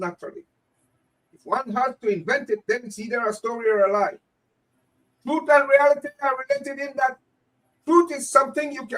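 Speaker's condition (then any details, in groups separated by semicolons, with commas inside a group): No condition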